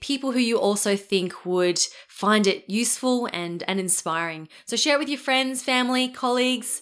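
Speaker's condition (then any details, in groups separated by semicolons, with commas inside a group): No condition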